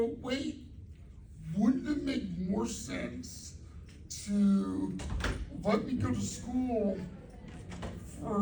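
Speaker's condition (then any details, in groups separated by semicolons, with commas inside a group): Cerebral palsy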